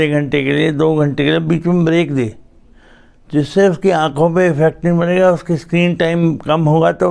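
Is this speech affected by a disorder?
Yes: cerebral palsy.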